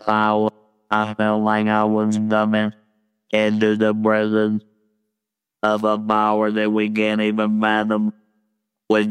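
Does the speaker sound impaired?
Yes: laryngectomy, total laryngectomy with electrolarynx; robotic electric wand voice, hard to understand at first, talking effortful, wand not hard to learn.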